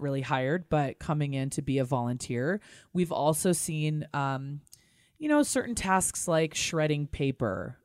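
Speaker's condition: No condition

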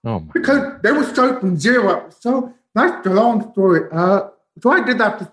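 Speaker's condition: Profound deafness, bilateral, from spinal meningitis; big headphones

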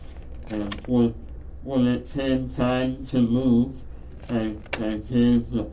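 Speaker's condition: Treacher Collins syndrome; genetic, facial bones and ears unformed, small jaw, cleft palate repaired, no ossicles, dozens of reconstructive surgeries; small airway and jaws made breathing and eating hard, emergency tracheotomy after birth, ng tube feeding

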